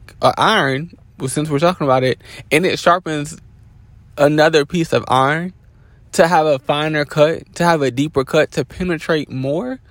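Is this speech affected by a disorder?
No.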